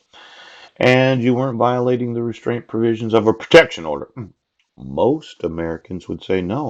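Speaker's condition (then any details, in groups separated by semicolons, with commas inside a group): No condition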